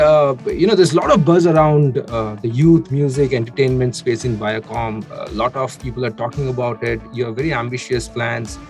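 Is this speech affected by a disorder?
No.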